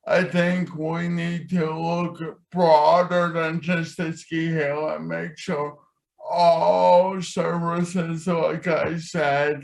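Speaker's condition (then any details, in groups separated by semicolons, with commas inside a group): Cerebral palsy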